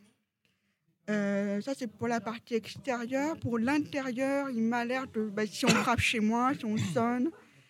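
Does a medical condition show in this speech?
Yes: profound congenital deafness, profound, from birth; hearing aids give only small help, oral speech since early childhood; sign language as complement for 7 years, relies on lip reading, hearing dog for 3 years; speech heard by others as foreign accent, difficulty with foreign languages.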